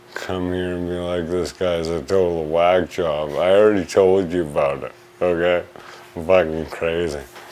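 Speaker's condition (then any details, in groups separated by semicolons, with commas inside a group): Amyotrophic lateral sclerosis; breathing currently fine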